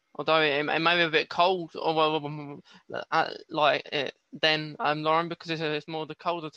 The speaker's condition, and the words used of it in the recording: Stuttering. I do get nervous about some things though, but like getting words out sometimes, I might stutter a little bit or something like that.